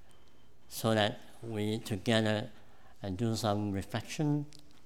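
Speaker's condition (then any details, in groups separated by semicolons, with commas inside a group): Cleft palate; congenital cleft palate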